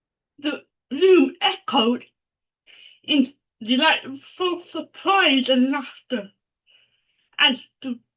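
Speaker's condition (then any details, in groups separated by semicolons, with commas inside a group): Cerebral palsy; speech possibly hard to understand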